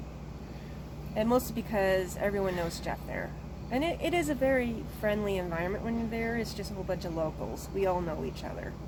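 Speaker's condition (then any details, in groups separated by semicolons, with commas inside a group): No condition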